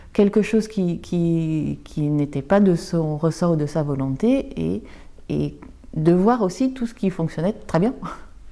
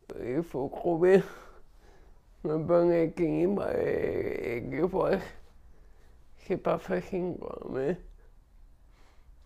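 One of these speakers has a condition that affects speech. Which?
The second: cerebral palsy; perceptual disorders; slowness.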